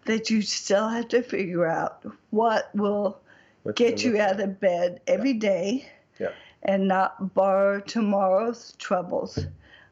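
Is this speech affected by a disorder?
Yes: bulbar ALS; bulbar onset ALS, speech, swallow and breathing presentation, expected faster progression, voice expected to go sooner; lisp, difficulty with articulation, effortful tongue movement, not speaking clearly, ALS impact audible.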